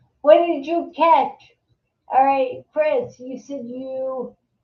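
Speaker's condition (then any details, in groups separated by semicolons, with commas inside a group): Multiple sclerosis, secondary progressive; hears herself slurring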